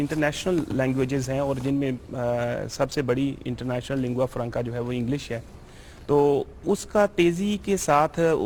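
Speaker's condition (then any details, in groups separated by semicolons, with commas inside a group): No condition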